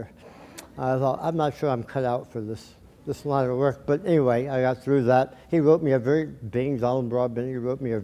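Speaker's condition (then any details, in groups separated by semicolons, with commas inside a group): Tongue cancer surgery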